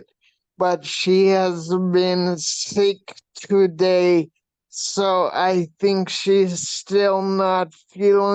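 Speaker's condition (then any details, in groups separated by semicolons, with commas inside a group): Brain shunt failure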